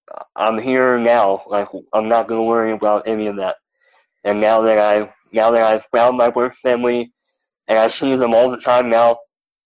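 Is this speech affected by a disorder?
Yes: cleft lip and palate; rare congenital defect like Rudy Garcia's, malformed legs, double amputee, over 20 operations by age 6.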